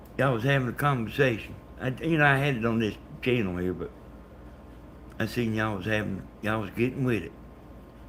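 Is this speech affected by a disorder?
Yes: brain bleed.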